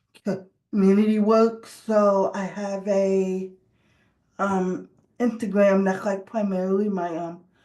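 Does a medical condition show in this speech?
Yes: cerebral palsy.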